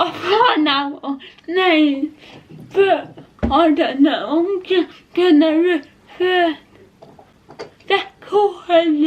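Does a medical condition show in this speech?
Yes: cerebral palsy; not quadriplegic.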